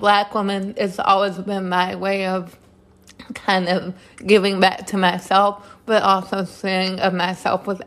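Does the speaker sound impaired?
Yes: cerebral palsy; from birth, born two months premature, 2 pounds 12 ounces, significant motor skill delays, physical and occupational therapy as child.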